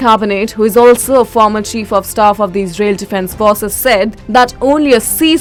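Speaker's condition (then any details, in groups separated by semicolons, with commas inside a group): No condition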